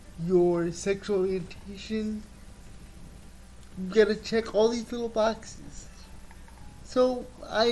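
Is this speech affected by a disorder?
Yes: cerebral palsy.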